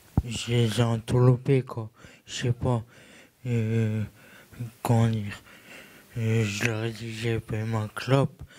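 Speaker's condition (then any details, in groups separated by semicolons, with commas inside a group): Acquired brain injury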